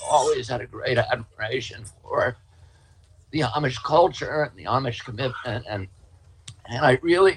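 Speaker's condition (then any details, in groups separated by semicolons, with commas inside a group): Spasmodic dystonia; voice trembles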